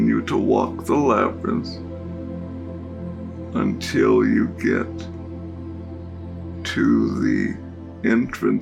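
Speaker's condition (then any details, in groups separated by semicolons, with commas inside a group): Cerebral palsy; diagnosed at birth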